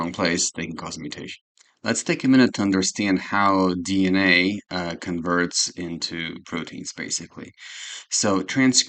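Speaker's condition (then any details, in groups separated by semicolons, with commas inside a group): No condition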